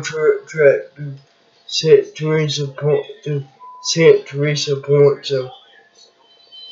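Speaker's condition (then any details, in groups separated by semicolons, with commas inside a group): Cerebral palsy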